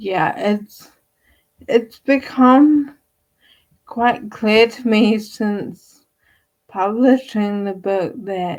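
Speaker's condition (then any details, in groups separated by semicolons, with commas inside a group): Friedreich's ataxia; wheelchair user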